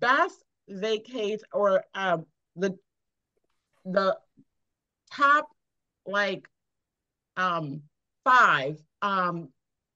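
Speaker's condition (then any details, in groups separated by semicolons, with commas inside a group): Aphasia after stroke; trouble with mental arithmetic, walking difficulty after stroke; fluent with frequent 'you know' fillers, restarts, trailing unfinished sentences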